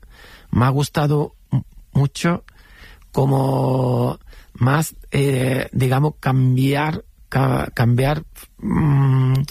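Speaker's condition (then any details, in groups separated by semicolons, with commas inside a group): Stuttering, mild; since childhood; self-described as a little stutter; repeated sounds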